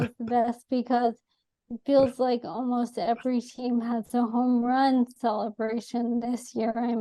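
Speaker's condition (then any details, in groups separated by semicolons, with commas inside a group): ALS; atypical case; diagnosed about seven months ago, on approved medication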